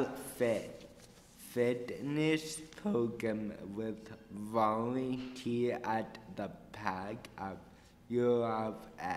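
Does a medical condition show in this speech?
Yes: cerebral palsy.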